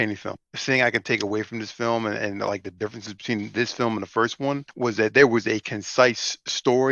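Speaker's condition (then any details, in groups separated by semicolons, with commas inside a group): No condition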